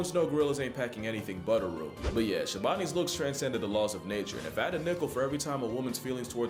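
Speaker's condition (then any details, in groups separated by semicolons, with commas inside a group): No condition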